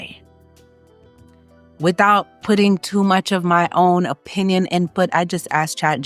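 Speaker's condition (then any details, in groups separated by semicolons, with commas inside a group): No condition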